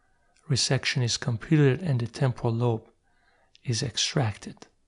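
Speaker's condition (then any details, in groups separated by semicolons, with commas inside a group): No condition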